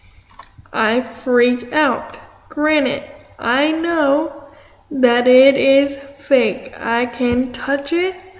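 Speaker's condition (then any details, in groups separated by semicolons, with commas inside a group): Cerebral palsy; affects arm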